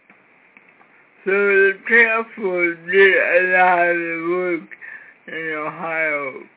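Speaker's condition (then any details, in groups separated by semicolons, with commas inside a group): Cerebral palsy; severe cerebral palsy from birth, cannot use hands, needs help with feeding, toileting and showering; cannot talk well since childhood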